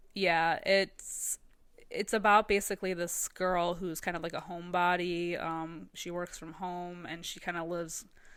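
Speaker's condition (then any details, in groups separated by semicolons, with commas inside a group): No condition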